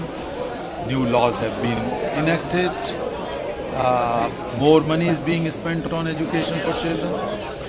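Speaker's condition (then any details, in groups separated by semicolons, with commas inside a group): No condition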